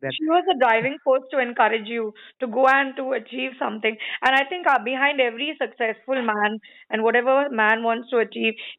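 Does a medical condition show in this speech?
No.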